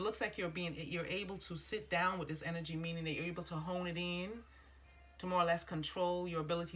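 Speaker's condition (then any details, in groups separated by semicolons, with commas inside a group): No condition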